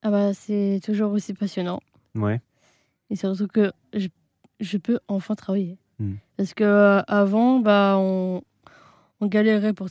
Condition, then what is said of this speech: Down syndrome. Euh, Le fait de parler derrière un micro, euh, ça, et puis euh, faire des choses moi-même.